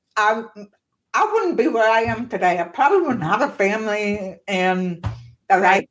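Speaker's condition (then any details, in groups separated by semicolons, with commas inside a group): Profound deafness, born profoundly deaf, cochlear implant; noise defeats it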